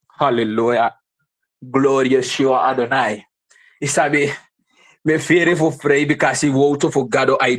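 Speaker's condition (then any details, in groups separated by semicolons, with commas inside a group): No condition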